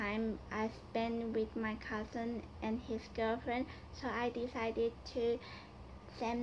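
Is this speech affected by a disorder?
Yes: cerebral palsy.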